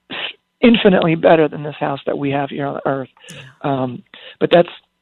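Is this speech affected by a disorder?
Yes: spasmodic dysphonia; lost singing voice after almost 20 years, prednisone steroid shots gave 6-8 weeks relief until ineffective; scratchy voice even on phone, not improved, slightly worse, mostly stable; muscle spasms break voice apart when speaking loudly or projecting, lost voice control.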